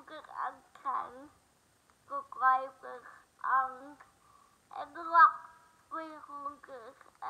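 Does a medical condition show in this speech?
Yes: cerebral palsy.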